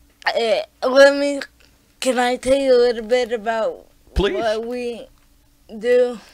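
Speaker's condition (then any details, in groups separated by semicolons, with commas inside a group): Cerebral palsy; talking is a struggle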